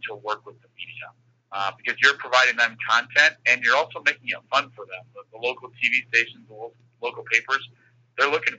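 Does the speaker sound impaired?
No.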